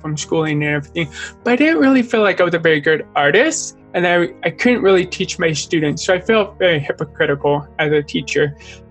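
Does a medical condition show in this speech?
Yes: deafness, born deaf in both ears; struggles with speaking, no full sentences until age five, sign language learned later, still has accent.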